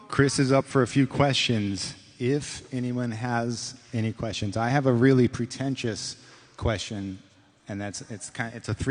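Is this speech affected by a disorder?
No.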